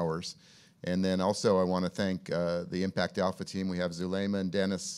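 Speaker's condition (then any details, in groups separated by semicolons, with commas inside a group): No condition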